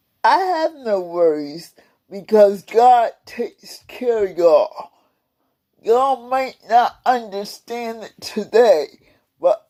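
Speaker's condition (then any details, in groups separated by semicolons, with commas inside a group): Cerebral palsy; several unnoticed strokes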